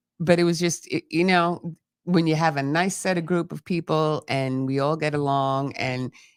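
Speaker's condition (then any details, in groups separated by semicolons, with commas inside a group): No condition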